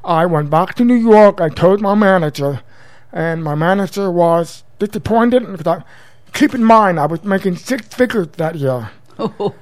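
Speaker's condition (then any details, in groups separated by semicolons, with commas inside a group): Profound deafness since birth; congenital, total deafness; learned speech via daily school speech therapy, mother's home drills feeling throat vibrations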